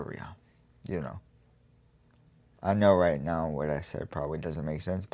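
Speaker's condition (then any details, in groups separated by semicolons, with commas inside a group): Cerebral palsy; quadriplegic, uses wheelchair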